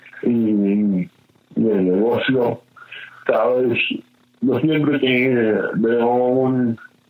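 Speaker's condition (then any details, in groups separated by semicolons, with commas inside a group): Cerebral palsy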